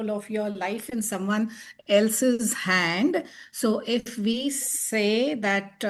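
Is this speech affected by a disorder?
No.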